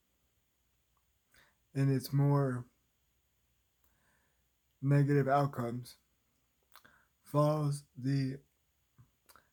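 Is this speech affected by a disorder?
Yes: cerebral palsy, spastic.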